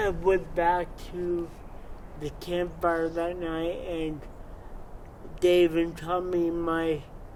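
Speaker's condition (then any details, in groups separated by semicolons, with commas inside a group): Cerebral palsy; from birth, wheelchair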